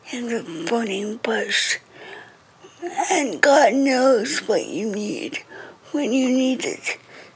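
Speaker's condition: Cerebral palsy; wheelchair user, speech and more

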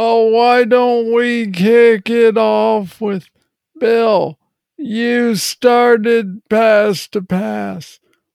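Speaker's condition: Parkinson's disease, young onset; diagnosed at age 35, about 7 years ago; clear on good days, slurred words when off, intelligibility varies between episodes

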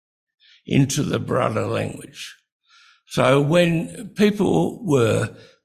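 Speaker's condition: Breathing-related speech difficulty

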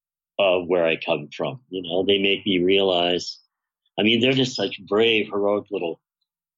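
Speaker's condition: Bilateral cleft lip and palate, severe; huge palate cleft

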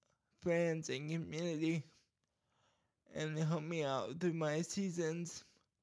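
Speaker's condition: Cerebral palsy; speech problem

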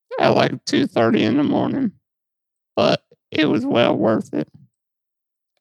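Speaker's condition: Muscular dystrophy; sees physical therapist

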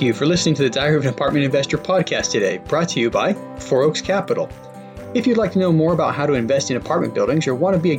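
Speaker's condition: No condition

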